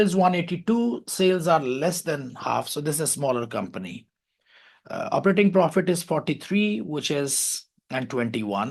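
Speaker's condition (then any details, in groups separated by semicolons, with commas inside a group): No condition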